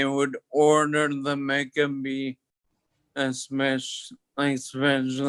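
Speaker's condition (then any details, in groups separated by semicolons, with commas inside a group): Toxic leukoencephalopathy, locked-in syndrome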